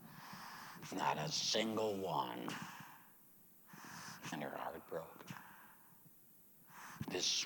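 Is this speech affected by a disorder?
Yes: laryngectomy; chemo and radiation.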